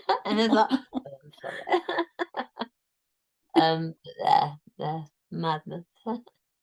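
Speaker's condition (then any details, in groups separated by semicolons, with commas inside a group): Tongue cancer, tongue removed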